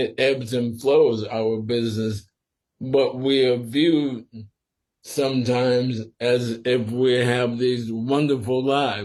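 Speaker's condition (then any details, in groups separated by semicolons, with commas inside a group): Sporadic ALS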